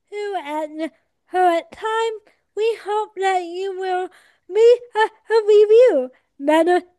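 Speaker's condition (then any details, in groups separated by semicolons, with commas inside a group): Cerebral palsy; adult, 24 years old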